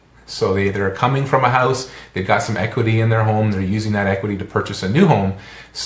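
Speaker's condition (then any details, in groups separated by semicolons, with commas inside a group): No condition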